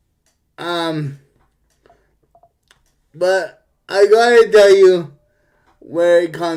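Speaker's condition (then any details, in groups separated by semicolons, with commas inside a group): Cerebral palsy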